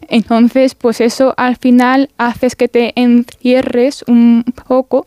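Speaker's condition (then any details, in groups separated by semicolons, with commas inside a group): Stuttering; stuttering since around age 5, little noticed early, blocking when speaking increased while growing up; gets stuck when speaking, sometimes answers briefly with just no; prolonged sounds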